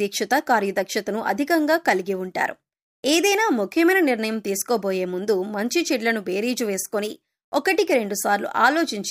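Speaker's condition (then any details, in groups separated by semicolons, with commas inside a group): No condition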